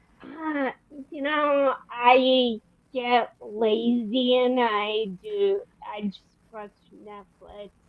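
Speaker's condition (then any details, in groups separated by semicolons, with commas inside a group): Friedreich's ataxia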